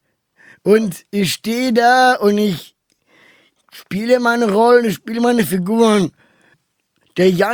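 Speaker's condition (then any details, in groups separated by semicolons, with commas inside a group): Down syndrome; trisomy 21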